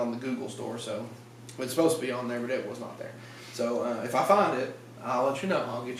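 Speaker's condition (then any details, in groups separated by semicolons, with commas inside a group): No condition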